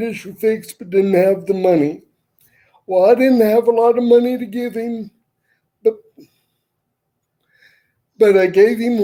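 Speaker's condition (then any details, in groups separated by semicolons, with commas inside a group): Cerebral palsy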